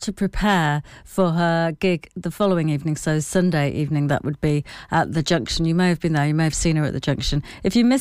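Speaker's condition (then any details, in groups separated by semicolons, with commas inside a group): No condition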